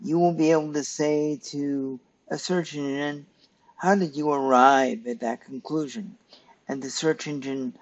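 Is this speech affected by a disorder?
Yes: cerebral palsy; stiff muscles.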